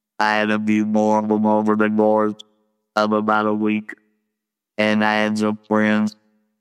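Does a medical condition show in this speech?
Yes: laryngectomy, total laryngectomy with electrolarynx; voice box removed for laryngeal cancer from smoking cigarettes, electric wand held to throat; robotic electric wand voice, hard to understand at first, talking effortful, wand not hard to learn.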